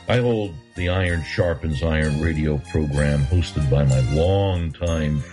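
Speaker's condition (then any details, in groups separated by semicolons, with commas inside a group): No condition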